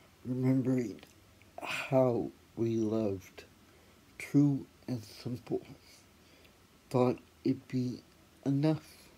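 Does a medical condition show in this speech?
Yes: cerebral palsy; quadriplegic.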